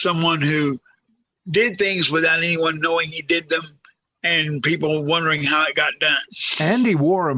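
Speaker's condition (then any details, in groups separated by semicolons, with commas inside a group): Cerebral palsy; talks clearly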